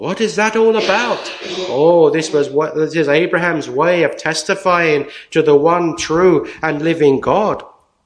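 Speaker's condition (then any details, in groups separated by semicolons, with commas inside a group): No condition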